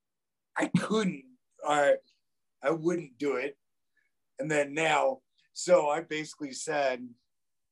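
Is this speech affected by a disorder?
Yes: aphasia; aphasia after an accident, persistent, not expected to go away; attends Stroke Comeback Center, working to improve talking; words often don't come out when trying to speak.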